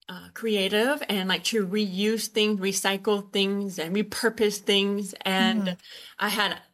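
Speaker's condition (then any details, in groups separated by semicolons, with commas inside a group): Usher syndrome, born deaf; Usher syndrome type 2, deaf or hard of hearing from birth, hearing aids from age 2, sign language; diagnosed at 19, retinitis pigmentosa, night blindness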